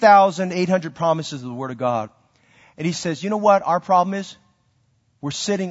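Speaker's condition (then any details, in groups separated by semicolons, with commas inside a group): No condition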